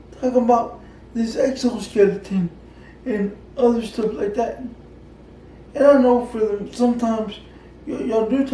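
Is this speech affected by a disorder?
Yes: cerebral palsy.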